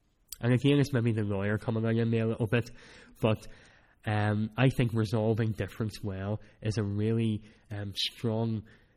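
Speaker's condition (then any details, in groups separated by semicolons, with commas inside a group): Cleft palate; speech not that clear at times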